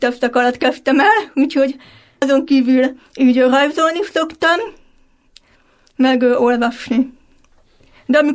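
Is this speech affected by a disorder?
Yes: deafblindness (hearing impairment); EasyLink MyLink radio system for lectures.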